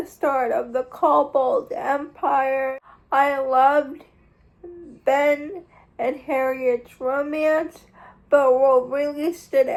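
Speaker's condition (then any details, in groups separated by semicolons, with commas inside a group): Cerebral palsy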